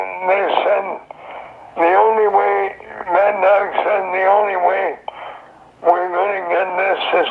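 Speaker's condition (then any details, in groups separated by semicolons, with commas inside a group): Throat cancer; survivor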